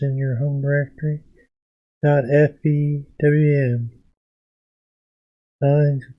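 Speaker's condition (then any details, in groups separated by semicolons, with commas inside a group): Parkinson's disease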